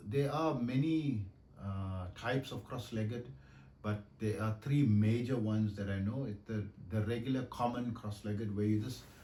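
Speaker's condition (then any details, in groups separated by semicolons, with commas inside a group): No condition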